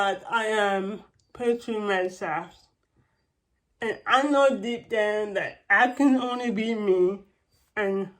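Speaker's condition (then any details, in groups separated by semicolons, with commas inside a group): Cerebral palsy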